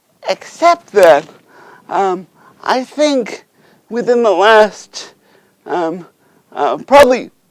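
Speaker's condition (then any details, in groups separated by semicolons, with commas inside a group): Cerebral palsy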